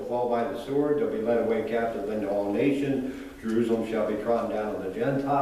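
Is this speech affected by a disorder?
No.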